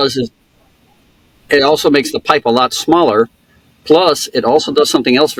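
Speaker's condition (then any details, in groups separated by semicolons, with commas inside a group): No condition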